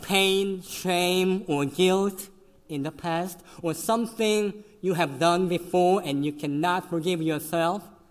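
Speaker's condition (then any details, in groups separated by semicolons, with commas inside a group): Cleft lip and palate, severe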